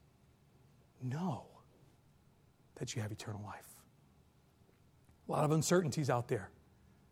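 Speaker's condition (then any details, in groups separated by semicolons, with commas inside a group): No condition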